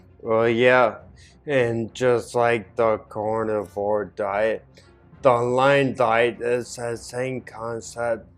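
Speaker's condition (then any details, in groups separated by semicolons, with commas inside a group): Ataxia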